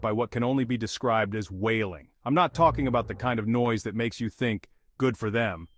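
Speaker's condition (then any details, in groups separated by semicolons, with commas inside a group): No condition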